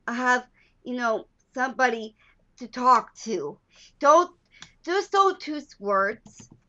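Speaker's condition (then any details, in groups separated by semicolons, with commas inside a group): Down syndrome; lifelong, walked later than other children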